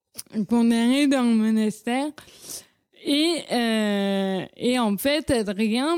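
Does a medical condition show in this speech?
Yes: cerebral palsy; leg surgery around age 14 with several medical errors, atypical gait, childhood speech, psychomotor and physiotherapy; all rehabilitation including physiotherapy stopped at age 18, speech and psychomotor therapy stopped earlier.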